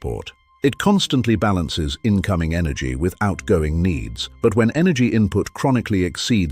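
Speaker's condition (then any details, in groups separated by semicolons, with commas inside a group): No condition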